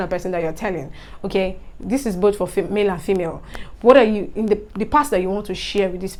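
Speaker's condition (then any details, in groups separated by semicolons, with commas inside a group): No condition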